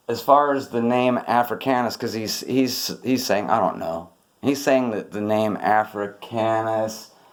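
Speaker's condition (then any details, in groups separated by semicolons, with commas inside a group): No condition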